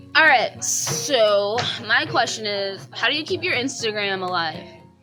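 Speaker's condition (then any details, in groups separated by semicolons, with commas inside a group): No condition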